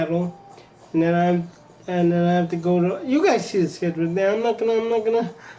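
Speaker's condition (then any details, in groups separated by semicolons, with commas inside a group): Cerebral palsy; from birth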